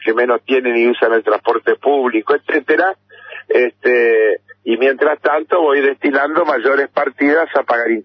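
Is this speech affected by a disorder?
No.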